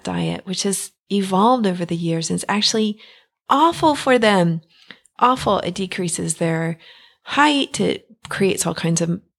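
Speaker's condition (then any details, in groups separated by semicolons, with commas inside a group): No condition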